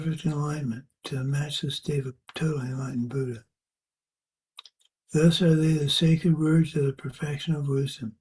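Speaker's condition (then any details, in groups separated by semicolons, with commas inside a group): Parkinson's; age 73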